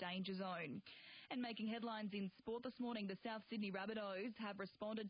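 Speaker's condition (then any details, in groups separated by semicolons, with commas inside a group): No condition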